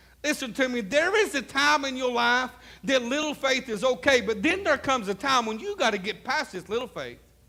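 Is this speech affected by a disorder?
No.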